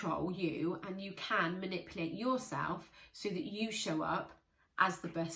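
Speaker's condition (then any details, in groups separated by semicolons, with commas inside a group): No condition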